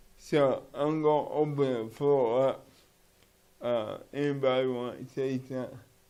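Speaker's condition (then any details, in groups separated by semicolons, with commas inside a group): Cerebral palsy; from birth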